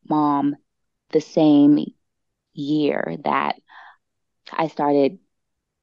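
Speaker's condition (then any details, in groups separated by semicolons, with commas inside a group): Stuttering; blocks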